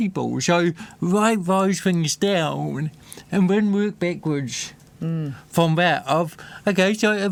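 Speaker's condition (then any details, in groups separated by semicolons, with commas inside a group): Cerebral palsy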